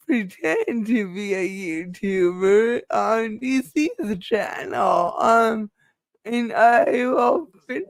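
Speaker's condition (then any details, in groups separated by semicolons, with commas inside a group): Cerebral palsy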